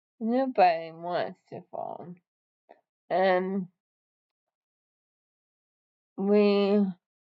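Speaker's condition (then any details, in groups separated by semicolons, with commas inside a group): ALS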